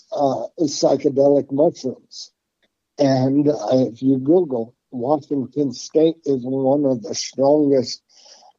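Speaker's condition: Parkinson's; unable to make sound then

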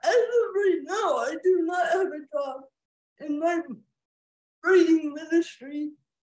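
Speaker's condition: Cerebral palsy, quadriplegia; cannot use arms

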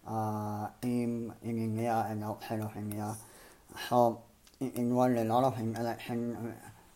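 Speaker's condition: Cleft palate and lip; hole in upper jaw

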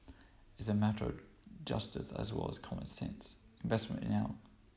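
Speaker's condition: Cerebral palsy; needed multiple therapies

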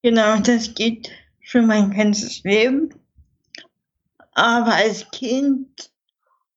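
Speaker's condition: Infantile cerebral palsy, spastic; worsening with growth

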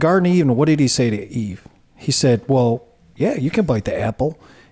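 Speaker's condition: No condition

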